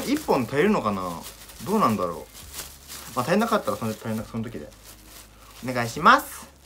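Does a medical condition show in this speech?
No.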